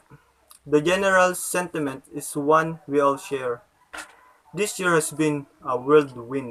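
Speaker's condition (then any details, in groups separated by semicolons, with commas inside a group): No condition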